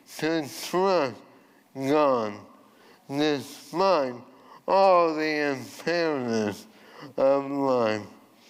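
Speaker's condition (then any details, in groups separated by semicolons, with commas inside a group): ALS; voice changed from earlier resonant voice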